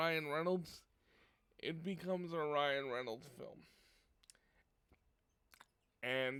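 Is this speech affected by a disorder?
Yes: cerebral palsy.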